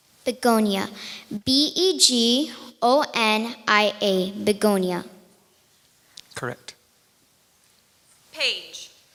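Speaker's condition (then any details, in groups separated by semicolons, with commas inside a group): No condition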